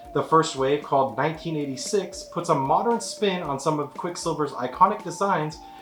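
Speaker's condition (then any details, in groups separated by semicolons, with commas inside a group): No condition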